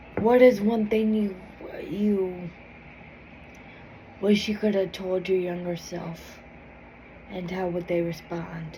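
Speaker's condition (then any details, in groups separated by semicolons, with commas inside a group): Cerebral palsy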